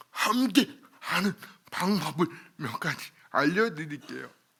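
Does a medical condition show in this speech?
Yes: cerebral palsy.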